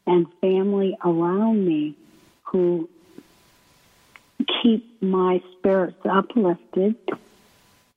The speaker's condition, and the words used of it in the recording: ALS (motor neuron disease). The muscles make it hard to breathe and also make it hard to speak.